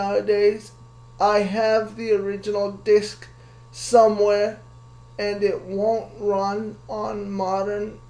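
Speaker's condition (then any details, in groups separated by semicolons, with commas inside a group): Cerebral palsy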